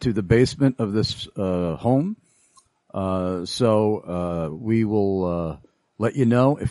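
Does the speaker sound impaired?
No.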